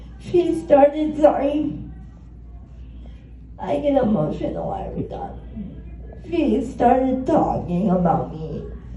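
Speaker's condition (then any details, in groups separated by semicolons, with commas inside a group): Cerebral palsy; wheelchair, daily anti-spasm medicine, physical therapy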